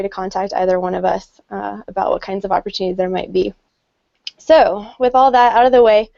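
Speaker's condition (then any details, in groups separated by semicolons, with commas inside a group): No condition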